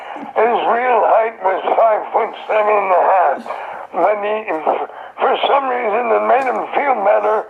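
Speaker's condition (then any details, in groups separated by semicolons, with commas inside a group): Throat cancer; survivor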